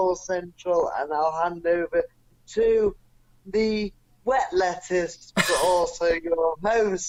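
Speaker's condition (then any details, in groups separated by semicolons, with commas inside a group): Cerebral palsy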